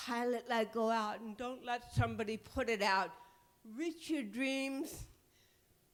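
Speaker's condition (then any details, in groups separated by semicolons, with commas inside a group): Cerebral palsy; titanium neck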